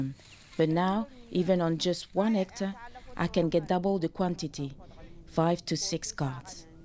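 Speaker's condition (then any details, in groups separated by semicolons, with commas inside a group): No condition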